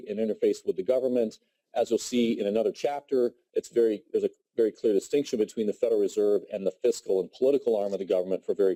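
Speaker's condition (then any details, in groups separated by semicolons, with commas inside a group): No condition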